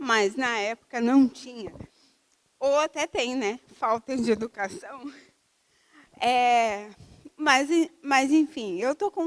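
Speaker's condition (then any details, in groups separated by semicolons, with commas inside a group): Cerebral palsy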